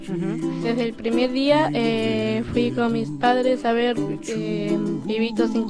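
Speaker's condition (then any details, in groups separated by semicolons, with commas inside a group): Down syndrome; congenital, since birth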